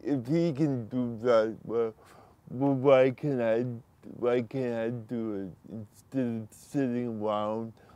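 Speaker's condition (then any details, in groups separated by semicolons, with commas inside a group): Cerebral palsy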